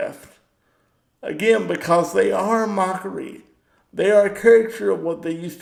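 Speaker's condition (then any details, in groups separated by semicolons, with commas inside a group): Cerebral palsy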